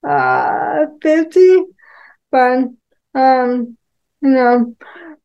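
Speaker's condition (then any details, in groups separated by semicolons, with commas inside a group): ALS; ALS diagnosed at age 33, quick early progression, cane within four months, later walker; almost a decade since diagnosis, still rides recumbent trike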